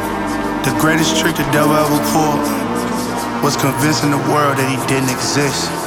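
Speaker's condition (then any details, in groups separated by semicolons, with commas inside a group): No condition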